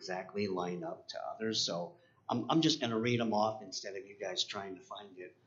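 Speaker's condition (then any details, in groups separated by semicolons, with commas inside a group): Cleft palate; oral appliance once worn to help speak properly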